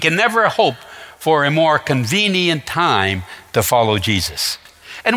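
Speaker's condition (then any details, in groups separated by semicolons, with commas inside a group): No condition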